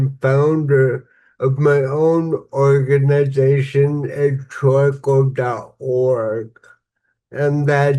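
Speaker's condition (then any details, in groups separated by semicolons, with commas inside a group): Cerebral palsy; somewhat slurred speech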